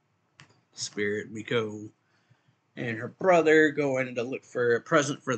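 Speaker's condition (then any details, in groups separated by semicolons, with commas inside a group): No condition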